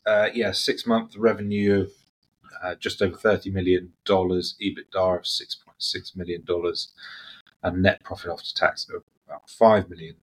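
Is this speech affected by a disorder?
No.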